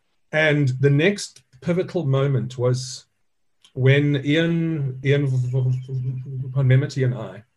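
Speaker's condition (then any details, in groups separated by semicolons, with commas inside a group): Stuttering; stutter since childhood, still present in adulthood; speaks to stage audiences, joke about impediment built into stage dialogue with Alan; childhood word avoidance, ordered food could say, fear of speaking, piano as wordless expression; repeated sounds, prolonged sounds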